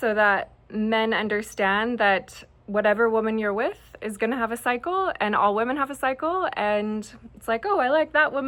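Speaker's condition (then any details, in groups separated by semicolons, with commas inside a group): No condition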